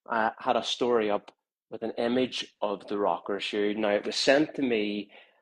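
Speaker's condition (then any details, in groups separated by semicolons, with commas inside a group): No condition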